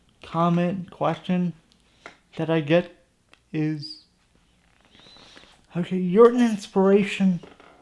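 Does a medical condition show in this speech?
Yes: cerebral palsy; from birth.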